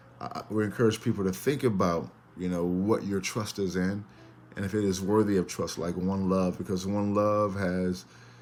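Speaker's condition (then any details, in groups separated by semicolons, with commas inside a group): No condition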